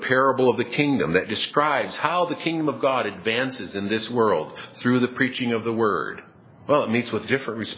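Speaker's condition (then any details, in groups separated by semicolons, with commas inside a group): No condition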